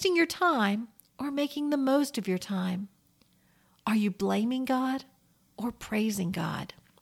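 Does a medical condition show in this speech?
No.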